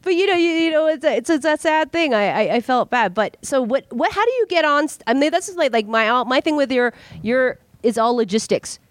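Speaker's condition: No condition

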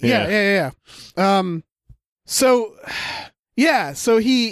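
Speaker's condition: No condition

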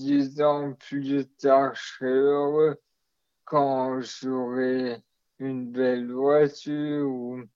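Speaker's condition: Maladie de Charcot (ALS); amyotrophic lateral sclerosis

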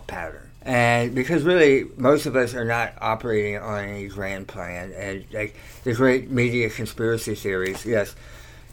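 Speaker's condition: Tongue cancer surgery; slight slur, talks okay

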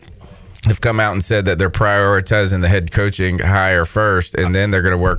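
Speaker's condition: No condition

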